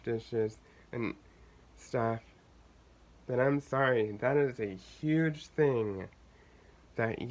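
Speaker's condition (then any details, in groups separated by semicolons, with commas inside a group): Cerebral palsy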